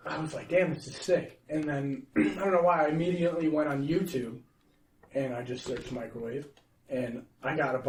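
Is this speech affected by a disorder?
No.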